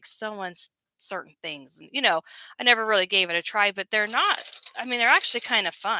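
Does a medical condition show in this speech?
No.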